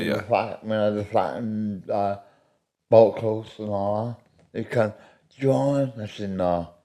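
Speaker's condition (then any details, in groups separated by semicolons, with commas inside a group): Medication-induced speech impediment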